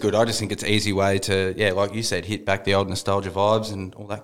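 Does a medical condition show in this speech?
No.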